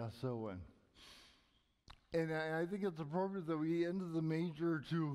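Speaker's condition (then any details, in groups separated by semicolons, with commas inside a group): Cerebral palsy; may be hard to understand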